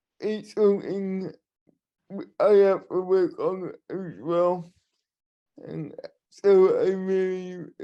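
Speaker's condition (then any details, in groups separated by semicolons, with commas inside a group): Cerebral palsy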